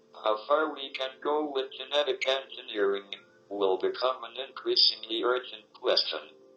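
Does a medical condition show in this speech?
Yes: ALS, through a speech-generating device.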